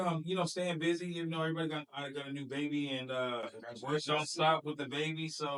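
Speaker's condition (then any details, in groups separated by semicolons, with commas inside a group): No condition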